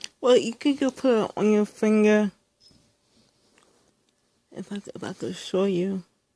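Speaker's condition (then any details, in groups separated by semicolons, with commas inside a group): Speech impairment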